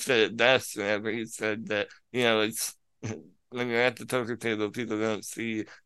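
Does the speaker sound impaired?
Yes: spinal muscular atrophy; from birth, paralyzed neck down, full sensation, overnight breathing machine, hospital bed, wheelchair, parents as caregivers; can be a little difficult to understand at times.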